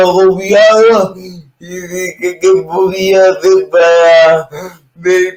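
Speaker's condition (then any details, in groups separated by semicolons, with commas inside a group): Cerebral palsy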